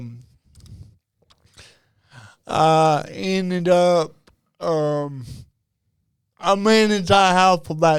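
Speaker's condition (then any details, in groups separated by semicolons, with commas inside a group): Cerebral palsy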